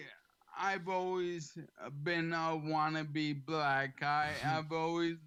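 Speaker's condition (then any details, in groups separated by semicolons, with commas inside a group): ALS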